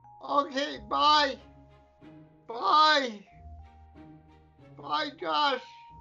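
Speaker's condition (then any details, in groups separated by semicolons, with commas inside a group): Cerebral palsy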